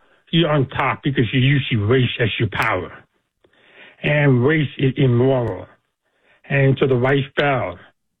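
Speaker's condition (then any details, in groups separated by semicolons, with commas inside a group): Deafness; deaf accent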